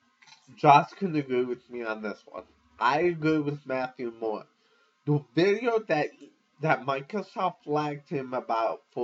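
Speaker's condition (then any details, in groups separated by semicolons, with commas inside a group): Cerebral palsy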